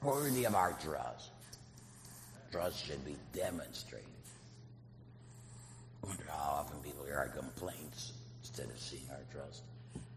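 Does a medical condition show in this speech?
Yes: laryngectomy, voice prosthesis; artificial voice via prosthesis, like a kazoo, earlier could barely whisper, voice much better now.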